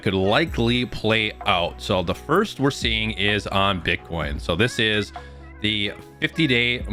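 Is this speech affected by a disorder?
No.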